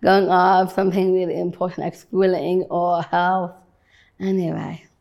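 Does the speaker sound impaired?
Yes: Down syndrome.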